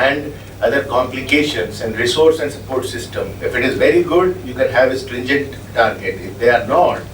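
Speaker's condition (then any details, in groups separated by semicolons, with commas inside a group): No condition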